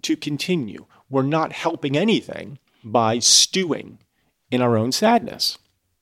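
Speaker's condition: No condition

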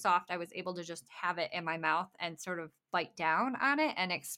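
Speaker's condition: Bilateral cleft lip and palate; congenital complete bilateral cleft lip and palate, hard and soft palate, no palate at birth, lamb's nipple feeding; after columella lengthening, bone graft, jaw surgery, rhinoplasty

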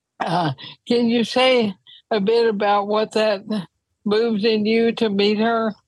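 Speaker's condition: ALS; wheelchair use when traveling

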